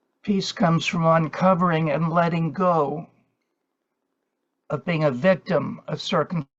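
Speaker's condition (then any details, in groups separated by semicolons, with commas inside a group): No condition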